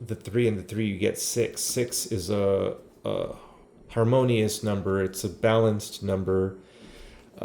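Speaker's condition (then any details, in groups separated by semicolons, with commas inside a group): No condition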